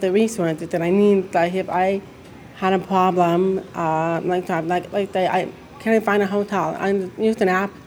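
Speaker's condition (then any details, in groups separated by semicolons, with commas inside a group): Deafness; mix of speech and sign growing up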